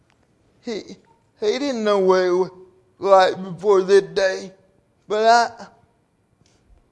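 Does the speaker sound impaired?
Yes: cerebral palsy; 37 years since onset.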